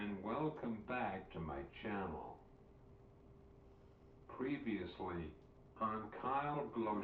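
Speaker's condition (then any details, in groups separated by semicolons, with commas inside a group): Cerebral palsy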